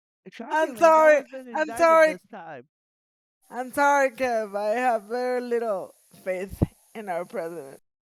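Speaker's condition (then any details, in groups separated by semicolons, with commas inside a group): Cerebral palsy; present from birth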